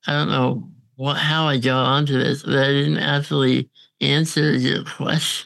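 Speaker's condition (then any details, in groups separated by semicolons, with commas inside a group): Congenital muscular dystrophy; uses ventilator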